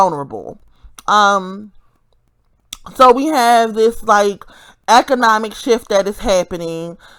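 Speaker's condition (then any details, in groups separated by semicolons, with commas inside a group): No condition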